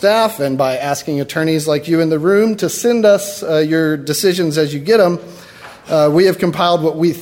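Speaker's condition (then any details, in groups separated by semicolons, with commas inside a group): No condition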